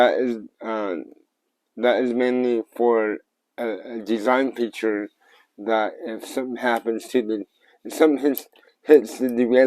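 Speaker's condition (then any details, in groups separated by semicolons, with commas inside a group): Cerebral palsy; tends to mess up words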